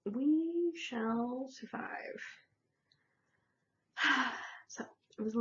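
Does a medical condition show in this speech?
No.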